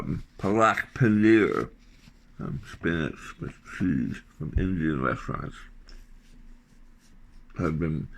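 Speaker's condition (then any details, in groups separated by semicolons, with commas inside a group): Tongue cancer surgery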